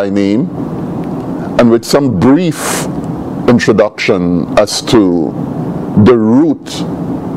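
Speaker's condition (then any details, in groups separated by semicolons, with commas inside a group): No condition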